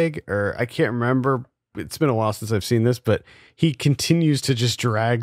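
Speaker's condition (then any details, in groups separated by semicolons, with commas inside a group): No condition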